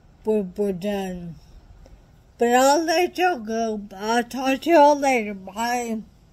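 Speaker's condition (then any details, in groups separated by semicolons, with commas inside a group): Traumatic brain injury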